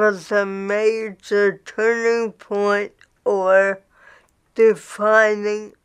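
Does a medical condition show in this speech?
Yes: cerebral palsy.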